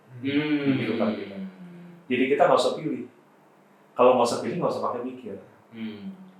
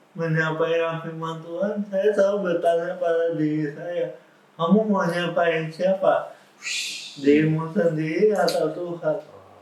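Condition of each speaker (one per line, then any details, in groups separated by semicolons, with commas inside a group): No condition
Cerebral palsy; cerebral palsy from birth, birth complications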